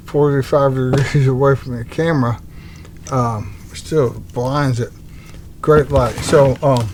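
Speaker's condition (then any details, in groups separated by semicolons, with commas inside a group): ALS; bulbar-upper onset, tongue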